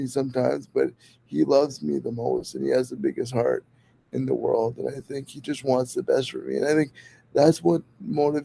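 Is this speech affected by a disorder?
Yes: cerebral palsy.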